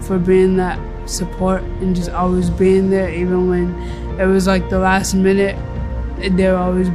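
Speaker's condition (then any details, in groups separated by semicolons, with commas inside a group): Cerebral palsy; cerebral palsy with seizures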